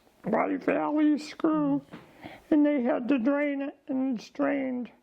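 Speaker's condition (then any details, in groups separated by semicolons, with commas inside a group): ALS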